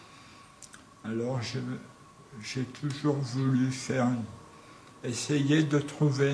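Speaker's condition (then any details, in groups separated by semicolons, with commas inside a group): Tongue cancer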